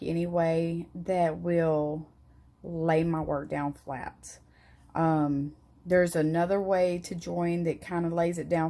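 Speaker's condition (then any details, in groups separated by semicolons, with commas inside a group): No condition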